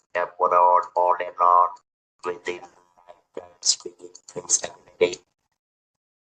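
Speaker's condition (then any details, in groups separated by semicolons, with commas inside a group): Throat cancer, electrolarynx user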